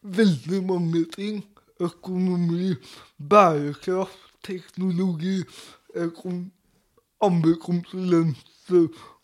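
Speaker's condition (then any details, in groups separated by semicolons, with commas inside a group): Cerebral palsy; speech difficulties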